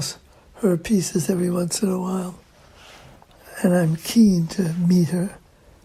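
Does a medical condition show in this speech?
Yes: Parkinson's disease; lost voice.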